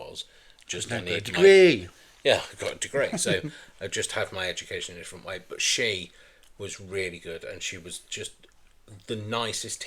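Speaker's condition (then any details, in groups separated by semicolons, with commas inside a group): No condition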